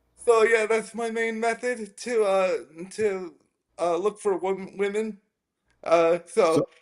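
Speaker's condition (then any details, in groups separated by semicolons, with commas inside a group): Spastic quadriplegic cerebral palsy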